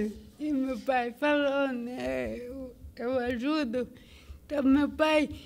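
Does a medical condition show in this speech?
Yes: cerebral palsy.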